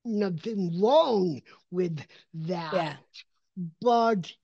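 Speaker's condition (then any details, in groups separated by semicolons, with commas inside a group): Cerebral palsy; speech impediment only visible sign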